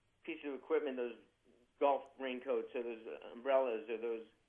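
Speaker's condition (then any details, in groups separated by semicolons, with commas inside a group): Parkinson's disease; young onset, diagnosed by a neurologist at age 29, managed with medications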